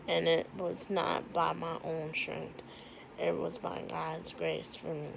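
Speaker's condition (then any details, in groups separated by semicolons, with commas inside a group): Cerebral palsy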